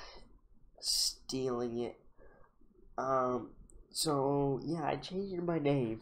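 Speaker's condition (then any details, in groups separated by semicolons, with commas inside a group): Cerebral palsy, mild; speech sometimes affected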